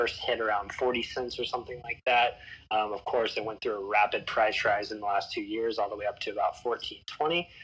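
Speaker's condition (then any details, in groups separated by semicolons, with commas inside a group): No condition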